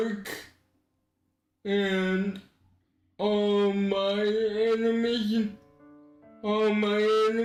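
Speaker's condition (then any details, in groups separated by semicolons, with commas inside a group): Cerebral palsy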